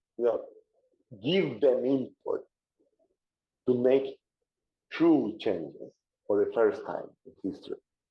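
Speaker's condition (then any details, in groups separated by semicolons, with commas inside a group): Cerebral palsy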